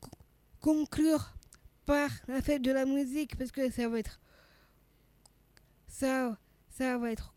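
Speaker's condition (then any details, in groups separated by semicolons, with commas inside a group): Down syndrome (trisomy 21); childhood speech therapy to tone tongue, swallowing problems, slowness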